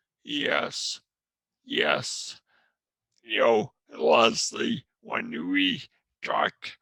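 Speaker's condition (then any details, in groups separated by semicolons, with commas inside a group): Traumatic brain injury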